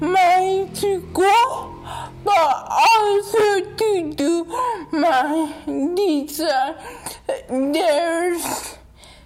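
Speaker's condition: Dystonia; takes deep breath and relaxes when tense to gain control, calms before able to speak

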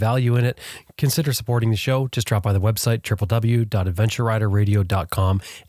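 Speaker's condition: No condition

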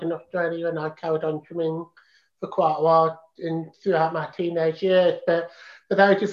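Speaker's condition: Profound deafness, congenital profound deafness; needs video

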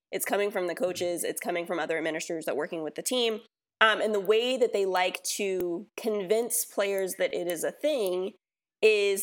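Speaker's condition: No condition

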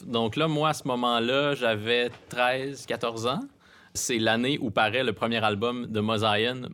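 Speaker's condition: No condition

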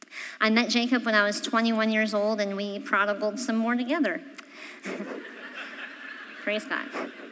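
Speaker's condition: Cleft palate; congenital

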